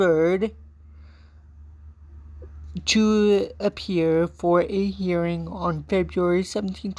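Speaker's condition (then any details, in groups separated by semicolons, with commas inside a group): Cerebral palsy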